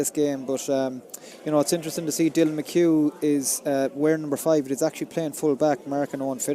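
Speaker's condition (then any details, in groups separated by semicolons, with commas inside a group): No condition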